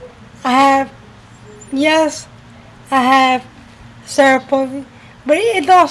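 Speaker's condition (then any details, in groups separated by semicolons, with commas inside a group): Cerebral palsy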